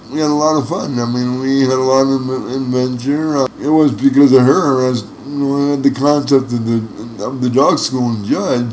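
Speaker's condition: Cerebral palsy; uses wheelchair for mobility

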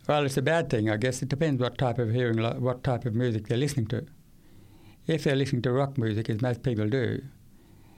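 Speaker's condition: Profound deafness; profound deafness acquired at age 8 after language acquisition, not born deaf

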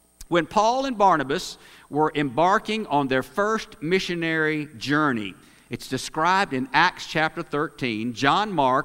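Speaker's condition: No condition

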